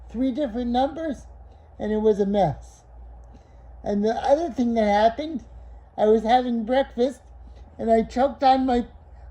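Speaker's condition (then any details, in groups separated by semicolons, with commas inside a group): Cerebral palsy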